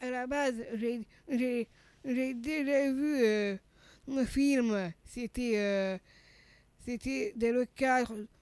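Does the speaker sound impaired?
Yes: Down syndrome (trisomy 21); age 39.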